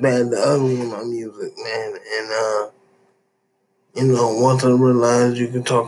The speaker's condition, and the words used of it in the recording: Cerebral palsy. And people were like, you got a nice rap voice that you write?